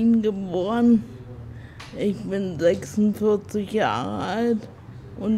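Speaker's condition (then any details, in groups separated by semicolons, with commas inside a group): Spastic tetraparesis; birth injury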